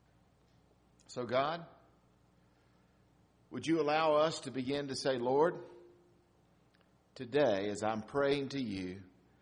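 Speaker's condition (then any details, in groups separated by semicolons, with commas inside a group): No condition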